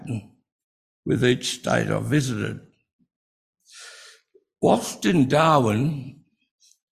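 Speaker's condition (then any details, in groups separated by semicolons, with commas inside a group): Breathing-related speech difficulty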